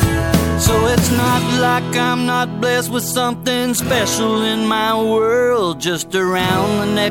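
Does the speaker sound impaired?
No.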